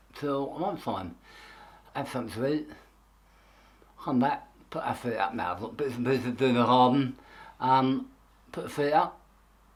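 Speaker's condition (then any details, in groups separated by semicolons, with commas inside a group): Tongue cancer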